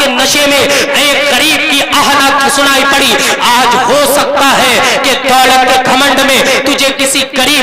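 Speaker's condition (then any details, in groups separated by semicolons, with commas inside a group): No condition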